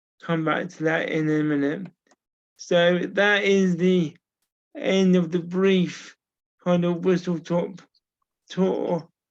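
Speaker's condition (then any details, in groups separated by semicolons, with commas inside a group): Cerebral palsy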